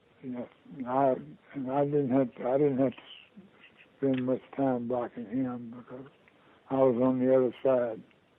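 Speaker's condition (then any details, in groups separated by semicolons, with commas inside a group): Parkinson's disease; diagnosed about two years ago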